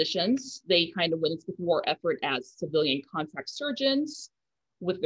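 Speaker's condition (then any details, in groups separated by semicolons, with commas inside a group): No condition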